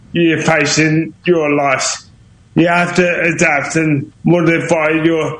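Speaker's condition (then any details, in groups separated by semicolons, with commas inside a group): Motor neuron disease; motor neuron disease diagnosed several years ago; recent decline, MND taken its toll recently; voice slowing down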